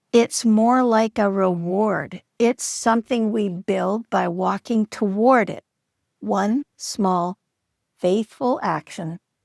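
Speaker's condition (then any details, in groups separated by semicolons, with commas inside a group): No condition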